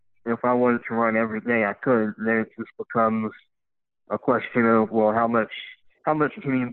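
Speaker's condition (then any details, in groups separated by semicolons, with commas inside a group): Cleft lip and palate; congenital, extreme leg deformities, many leg operations, full-time wheelchair at 13, bilateral above-knee amputation at 14; speech impediment, harder for new people to understand at first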